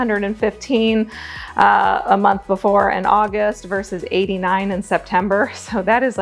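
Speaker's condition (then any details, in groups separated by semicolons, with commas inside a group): No condition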